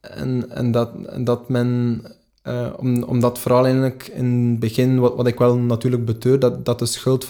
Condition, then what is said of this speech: Stuttering. Maar het is ook, wat dat de mensen niet zien, is, dat het eerste minuut of, ja, minuut of twee, drie, vier niet goed gaat.